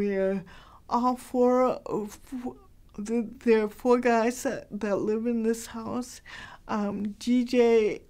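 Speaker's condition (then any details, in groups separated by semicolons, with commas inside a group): Cerebral palsy, mild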